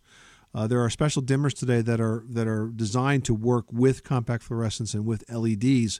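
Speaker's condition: No condition

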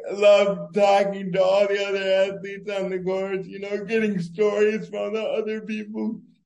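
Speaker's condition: Cerebral palsy; congenital, born prematurely at 29 weeks, diagnosed within weeks, brain-muscle disconnect, worse lower in body, walks with walker; age 29, intensive therapy eight hours daily at Conductive Learning Center, Grand Rapids, focuses posture, breathing, leg placement; disorder described as making talking difficult, expected at diagnosis to probably never talk

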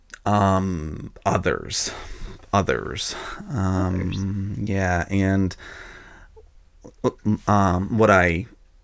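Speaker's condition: Stuttering; long-standing; practicing saying thank you this year, gratitude as a yearly word; saying thank you historically hard; repeated words, prolonged sounds

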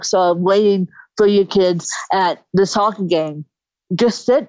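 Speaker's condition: Cerebral palsy; aims to stop assistive devices

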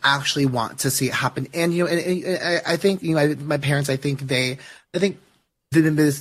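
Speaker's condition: Stutter; stutter since childhood, linked to how brain processes language and mouth speaks; voice still shakes when speaking up; talking hard growing up, mouth sometimes doesn't produce words; repeated sounds, repeated words

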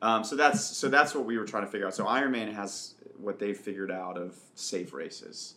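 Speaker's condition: No condition

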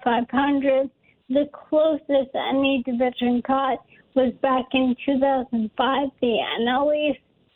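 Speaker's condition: ALS; diagnosed a while back

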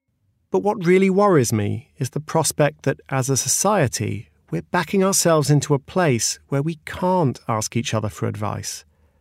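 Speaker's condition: No condition

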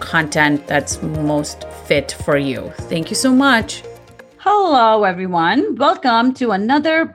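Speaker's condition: No condition

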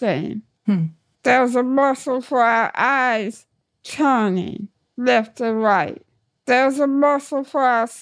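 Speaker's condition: Myasthenia gravis; symptoms from around 2012

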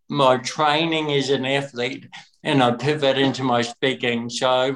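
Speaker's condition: Cerebral palsy; cerebral palsy since birth

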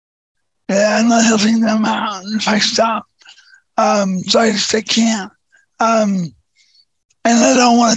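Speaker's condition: Neurofibromatosis type 2; genetic nerve tumors since 2011-2012, deaf one ear, hearing and vision loss, two prior brain surgeries; large tumor on brain stem, days before third brain surgery, balance shot; voice shot from brain stem tumor, surgery hoped to improve voice and hearing

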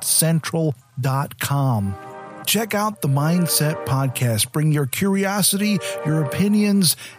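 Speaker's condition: No condition

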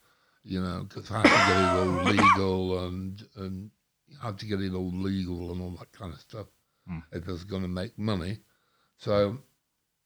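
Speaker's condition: Stroke; mini stroke since last podcast visit

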